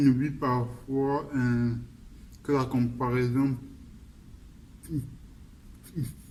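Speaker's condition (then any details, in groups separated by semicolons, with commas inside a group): Cerebral palsy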